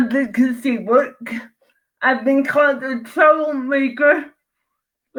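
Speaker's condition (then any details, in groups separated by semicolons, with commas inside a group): Cerebral palsy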